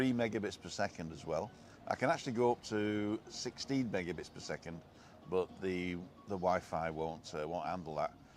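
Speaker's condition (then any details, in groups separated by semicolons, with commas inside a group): No condition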